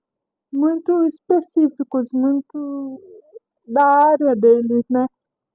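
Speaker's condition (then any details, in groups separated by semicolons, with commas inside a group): Cerebral palsy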